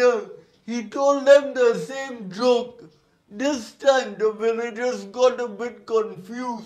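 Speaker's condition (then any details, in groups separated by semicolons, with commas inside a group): Cerebral palsy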